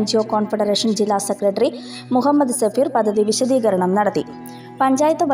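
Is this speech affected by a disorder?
No.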